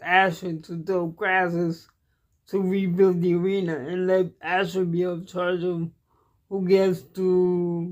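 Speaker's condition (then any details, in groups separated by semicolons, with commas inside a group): Cerebral palsy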